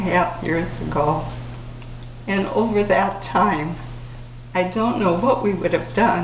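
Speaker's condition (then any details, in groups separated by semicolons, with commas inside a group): ALS; diagnosed nine and a half years ago, uses medical equipment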